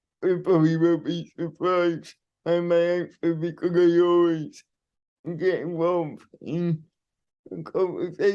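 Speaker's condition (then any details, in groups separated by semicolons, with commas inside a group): Cerebral palsy; wheelchair user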